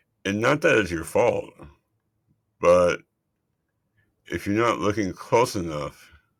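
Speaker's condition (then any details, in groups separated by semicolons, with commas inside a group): Multiple system atrophy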